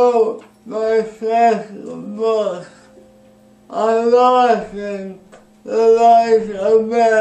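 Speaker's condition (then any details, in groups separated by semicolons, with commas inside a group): Speech impairment after birth surgery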